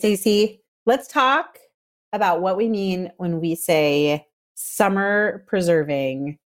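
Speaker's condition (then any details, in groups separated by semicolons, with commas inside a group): No condition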